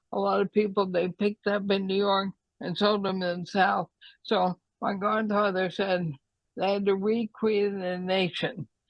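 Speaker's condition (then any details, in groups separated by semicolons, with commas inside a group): ALS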